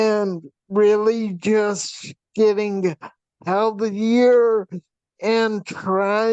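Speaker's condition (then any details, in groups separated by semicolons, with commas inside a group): Vp shunt failure, brain pressure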